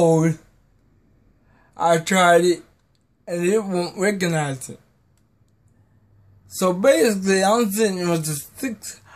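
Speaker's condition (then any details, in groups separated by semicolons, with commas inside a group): Cerebral palsy; may be hard to understand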